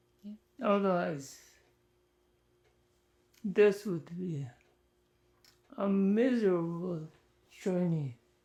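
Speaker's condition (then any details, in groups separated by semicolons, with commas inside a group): ALS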